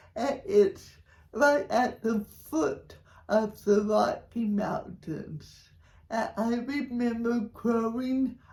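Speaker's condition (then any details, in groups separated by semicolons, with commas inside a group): Cerebral palsy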